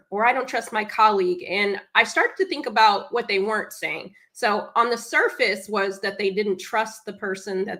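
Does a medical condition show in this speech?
No.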